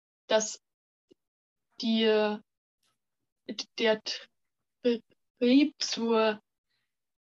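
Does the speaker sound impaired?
Yes: stuttering; stuttering since kindergarten age, many logopedists and speech therapists, stuttering therapy groups with other stutterers; 18 years old, fighting stuttering less with pressure and resistance; part-word and word repetitions, we wegzulaufen; here blocks.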